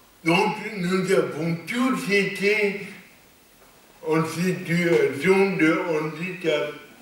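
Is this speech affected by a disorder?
Yes: cerebral palsy; lifelong, non-progressive.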